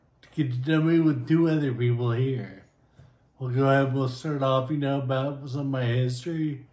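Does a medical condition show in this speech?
Yes: Friedreich's ataxia.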